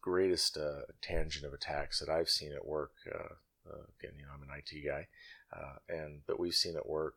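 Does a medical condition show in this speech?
No.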